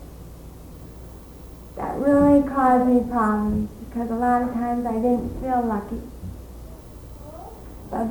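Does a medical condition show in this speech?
Yes: cerebral palsy; non-progressive, plateau in abilities, walks without wheelchair, no formal physical therapy.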